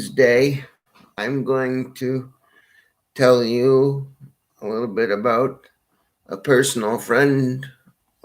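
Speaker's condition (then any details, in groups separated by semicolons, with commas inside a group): Cerebral palsy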